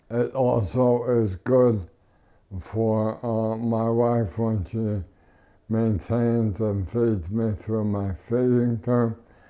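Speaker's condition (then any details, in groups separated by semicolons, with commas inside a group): ALS; no tracheostomy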